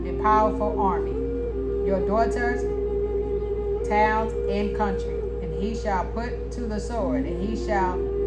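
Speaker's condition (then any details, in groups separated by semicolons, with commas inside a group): No condition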